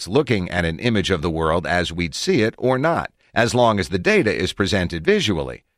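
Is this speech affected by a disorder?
No.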